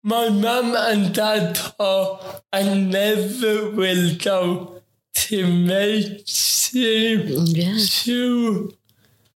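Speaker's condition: Ataxic cerebral palsy; taken very slow

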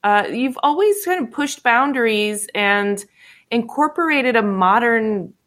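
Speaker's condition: No condition

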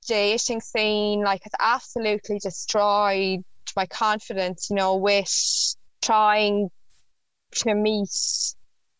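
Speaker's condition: Stutter; developmental, onset about age 3, worsened into teens, childhood speech therapy unhelpful, cause unknown; stutters more when rushed or listeners rude, badly with new people, rarely with close friends, family; prolonged sounds

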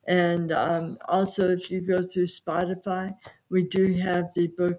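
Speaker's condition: Aphasia; possibly familial

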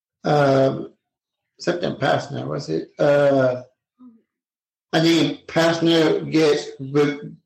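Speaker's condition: Down syndrome

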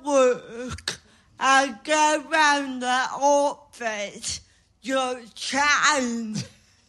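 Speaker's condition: Cerebral palsy; since childhood

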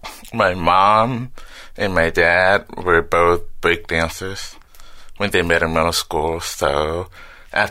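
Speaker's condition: Hearing loss with cochlear implant; hearing aid and lip reading until cochlear implant surgery at 18

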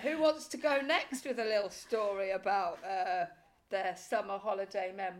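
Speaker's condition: No condition

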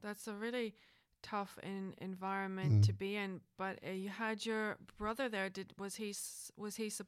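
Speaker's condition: No condition

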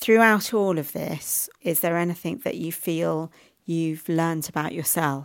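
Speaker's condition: No condition

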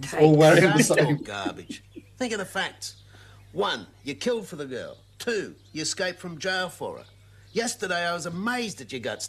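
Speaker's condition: No condition

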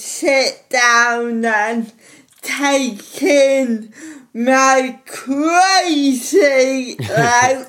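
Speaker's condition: Cerebral palsy; speaks slowly

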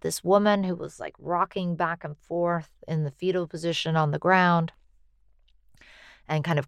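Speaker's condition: No condition

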